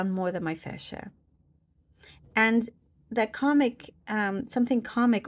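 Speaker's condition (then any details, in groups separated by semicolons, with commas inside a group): No condition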